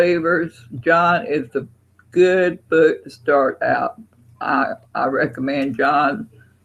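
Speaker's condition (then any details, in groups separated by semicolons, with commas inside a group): Parkinson's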